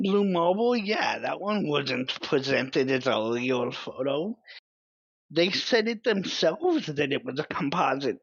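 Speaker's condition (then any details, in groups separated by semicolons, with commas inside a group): Cerebral palsy; affects speech, distinctive accent-like quality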